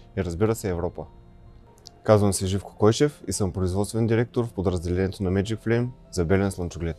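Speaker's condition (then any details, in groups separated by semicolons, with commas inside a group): No condition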